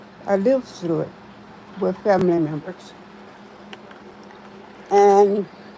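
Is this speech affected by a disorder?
Yes: spinal neurosarcoidosis.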